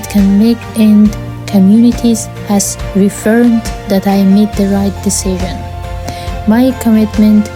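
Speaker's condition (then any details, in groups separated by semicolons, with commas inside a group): No condition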